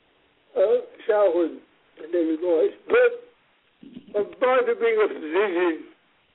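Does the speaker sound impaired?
Yes: cerebral palsy; congenital, umbilical cord around neck, resuscitated in ICU, hands affected, writing difficulty, childhood therapy thrice weekly; speech impairment named as a challenge.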